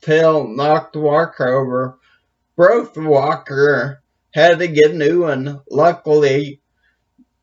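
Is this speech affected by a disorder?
Yes: brain injury; speech affected.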